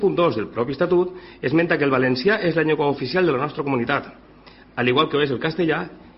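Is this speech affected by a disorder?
No.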